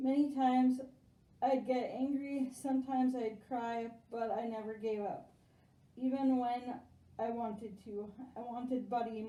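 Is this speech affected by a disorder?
Yes: spastic quadriplegic cerebral palsy.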